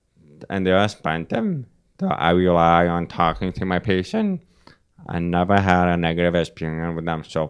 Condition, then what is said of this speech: Deafness. So she still can talk and speak, but not as well as I do.